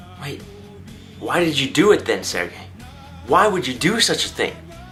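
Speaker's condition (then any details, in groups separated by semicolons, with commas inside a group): No condition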